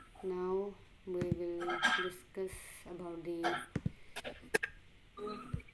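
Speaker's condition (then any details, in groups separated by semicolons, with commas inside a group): No condition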